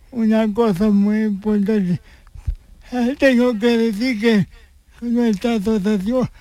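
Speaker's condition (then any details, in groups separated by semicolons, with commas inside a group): Cerebral palsy; since birth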